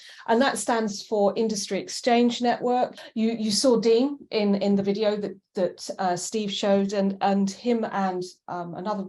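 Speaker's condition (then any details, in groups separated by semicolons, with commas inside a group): No condition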